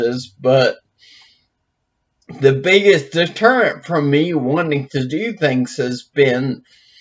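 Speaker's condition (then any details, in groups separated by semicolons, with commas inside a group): Brain injury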